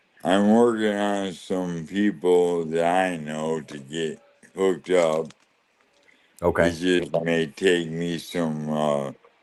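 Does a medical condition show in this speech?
Yes: ALS; losing ability to talk and swallow.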